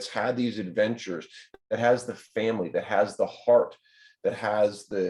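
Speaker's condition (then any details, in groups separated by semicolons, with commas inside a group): No condition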